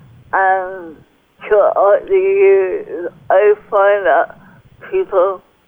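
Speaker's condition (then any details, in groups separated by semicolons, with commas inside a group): Cerebral palsy; speech impaired since childhood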